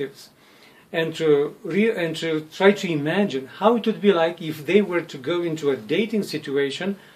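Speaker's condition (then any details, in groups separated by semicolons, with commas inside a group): No condition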